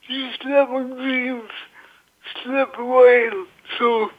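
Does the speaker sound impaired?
Yes: cerebral palsy.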